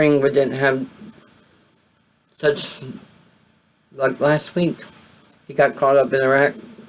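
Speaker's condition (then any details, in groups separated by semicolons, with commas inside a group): Cerebral palsy; voice sound affected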